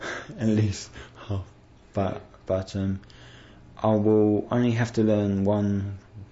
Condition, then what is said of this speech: Stuttering. My speech has been okay, but just a few bits I just tend to get stuck on.